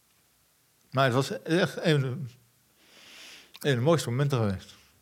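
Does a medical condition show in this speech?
Yes: Parkinson's disease; progressive incurable Parkinson's disease, diagnosed years ago, already ill before diagnosis, 50% dementia risk, heading toward invalidity; speaks with difficulty, half purely Parkinson motor problem, emotional tearfulness partly from disease.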